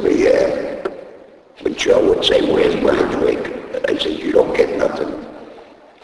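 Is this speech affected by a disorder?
Yes: laryngectomy; voice box removed by operation, device placed in throat, voice first lost at racetrack; speaks using device in throat, needs thumb to talk.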